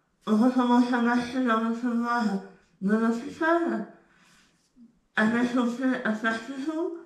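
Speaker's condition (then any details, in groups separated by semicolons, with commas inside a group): Tongue cancer; in remission, eats blended food; eating difficulty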